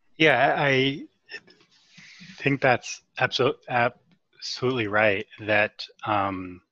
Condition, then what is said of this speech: Stuttering. And so um, I think that's an example of something I would lose if I were speaking fluently all the time.